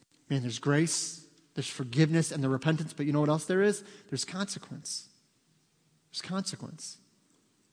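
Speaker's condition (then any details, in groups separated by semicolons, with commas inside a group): No condition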